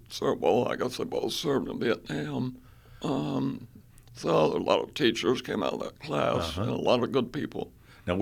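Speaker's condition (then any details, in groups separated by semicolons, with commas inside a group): Spasmodic dysphonia; involuntary laryngeal muscle spasms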